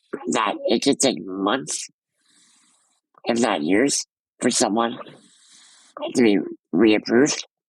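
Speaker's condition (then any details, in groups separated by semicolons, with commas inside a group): Muscular dystrophy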